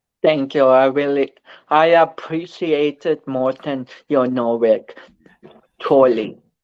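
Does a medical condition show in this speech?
Yes: cerebral palsy; speech affected.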